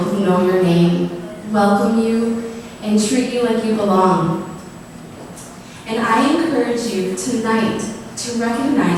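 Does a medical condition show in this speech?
No.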